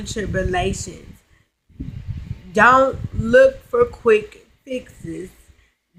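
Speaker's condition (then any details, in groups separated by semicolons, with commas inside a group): Cerebral palsy, spastic; now talking and breathing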